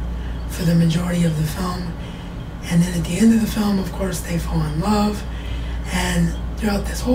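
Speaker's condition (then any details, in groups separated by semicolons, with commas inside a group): Cerebral palsy; wheelchair bound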